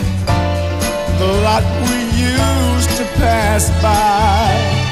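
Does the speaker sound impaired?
No.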